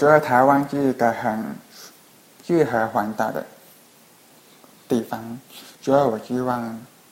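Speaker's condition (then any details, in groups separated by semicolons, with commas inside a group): Hearing impairment; others speak too fast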